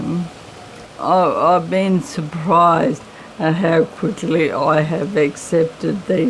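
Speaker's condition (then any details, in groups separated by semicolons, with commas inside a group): MND; voice slightly raspy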